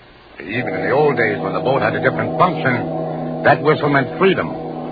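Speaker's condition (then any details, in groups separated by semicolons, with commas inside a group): No condition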